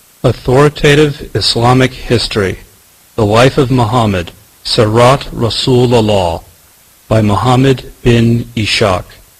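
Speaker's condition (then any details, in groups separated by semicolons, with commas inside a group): No condition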